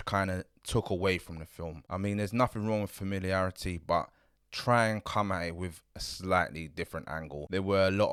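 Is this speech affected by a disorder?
No.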